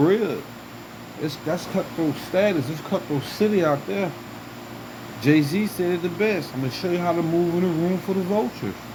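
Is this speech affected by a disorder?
No.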